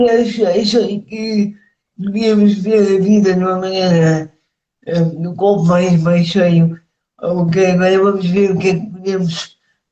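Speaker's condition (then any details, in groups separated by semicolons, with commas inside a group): Cerebral palsy; mainly motor disability; speech affected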